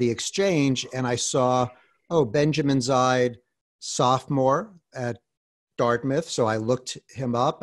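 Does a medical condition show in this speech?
No.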